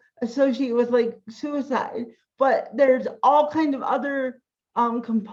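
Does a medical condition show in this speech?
Yes: cerebral palsy; incomplete quadriplegia from birth, cannot move or walk independently.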